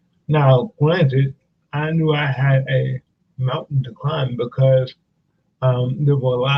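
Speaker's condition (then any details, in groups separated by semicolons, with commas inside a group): Cerebral palsy; speech affected at times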